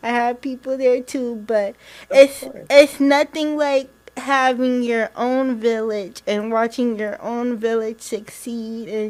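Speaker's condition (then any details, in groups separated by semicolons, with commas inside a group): Cerebral palsy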